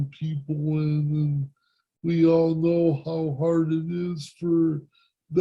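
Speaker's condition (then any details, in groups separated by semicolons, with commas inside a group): Cerebral palsy; speech impairment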